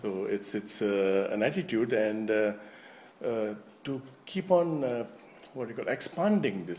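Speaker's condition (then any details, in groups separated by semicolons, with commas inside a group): No condition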